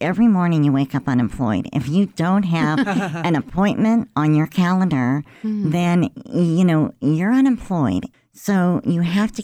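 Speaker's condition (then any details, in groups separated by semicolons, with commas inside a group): Cleft lip and palate; about 50-some years ago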